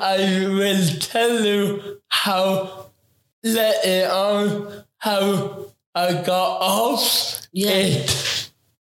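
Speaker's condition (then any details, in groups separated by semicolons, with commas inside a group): Ataxic cerebral palsy; affects talking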